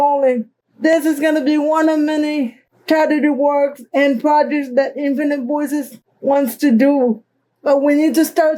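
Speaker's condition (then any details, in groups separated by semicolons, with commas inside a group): Cerebral palsy; present from birth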